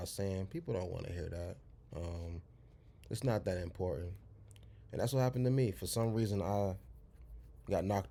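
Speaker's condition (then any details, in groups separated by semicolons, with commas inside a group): No condition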